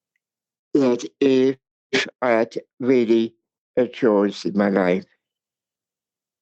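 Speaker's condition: Cerebral palsy; speech impairment

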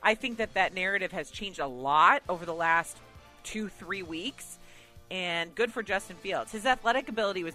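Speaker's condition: No condition

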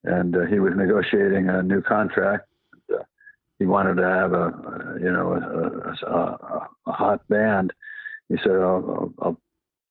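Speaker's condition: Parkinson's; past cancer

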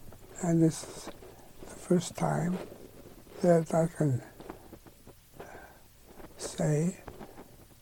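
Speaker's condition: ALS; ALS diagnosed by specialist neurologist, breathlessness near Charles River Boston, walking problems

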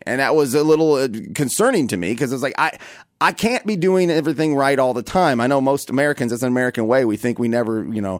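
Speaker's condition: No condition

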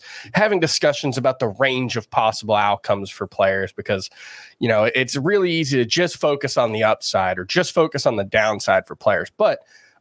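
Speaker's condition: No condition

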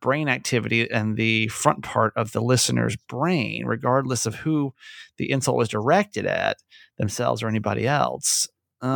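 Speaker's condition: No condition

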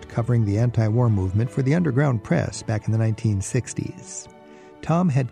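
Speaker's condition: No condition

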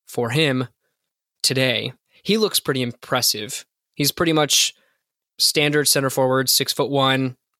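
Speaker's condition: No condition

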